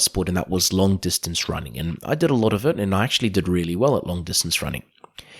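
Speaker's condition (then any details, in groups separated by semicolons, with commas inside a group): No condition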